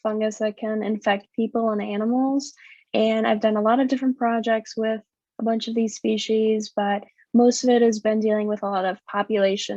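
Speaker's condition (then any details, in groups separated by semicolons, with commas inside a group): No condition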